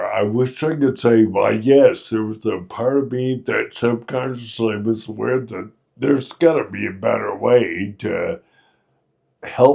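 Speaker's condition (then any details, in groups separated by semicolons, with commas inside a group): Friedreich's ataxia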